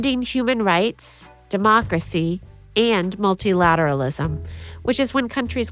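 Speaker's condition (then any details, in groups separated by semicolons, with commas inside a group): No condition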